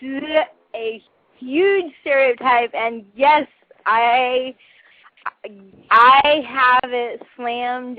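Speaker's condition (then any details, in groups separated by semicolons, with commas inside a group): Cerebral palsy; muscle spasms including speech muscles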